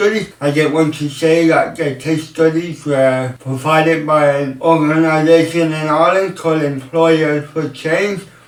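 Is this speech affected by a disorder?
Yes: cerebral palsy; mild, ataxic type.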